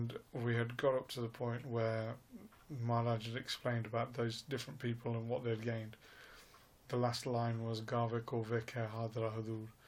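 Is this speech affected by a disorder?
No.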